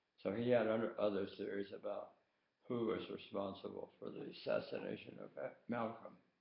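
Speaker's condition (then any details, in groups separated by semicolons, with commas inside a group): Tongue cancer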